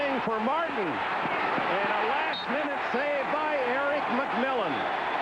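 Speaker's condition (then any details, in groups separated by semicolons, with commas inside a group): No condition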